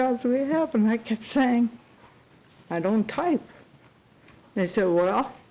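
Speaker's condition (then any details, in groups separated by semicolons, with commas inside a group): Cerebral palsy; unable to type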